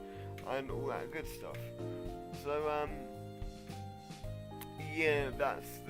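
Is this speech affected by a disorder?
Yes: cerebral palsy.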